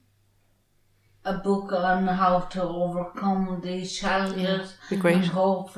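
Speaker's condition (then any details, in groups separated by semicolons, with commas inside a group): Traumatic brain injury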